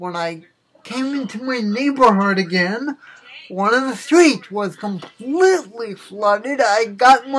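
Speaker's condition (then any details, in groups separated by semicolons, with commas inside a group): Cerebral palsy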